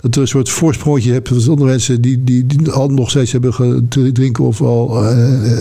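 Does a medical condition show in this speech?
Yes: Parkinson's disease; progressive, slowly worsening, one foot wobbly and less stable, odd gait; lip tremor that can start suddenly, jaw spasm mostly when falling asleep.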